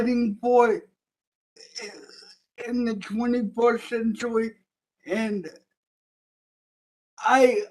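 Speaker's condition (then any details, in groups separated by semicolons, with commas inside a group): Cerebral palsy; present from birth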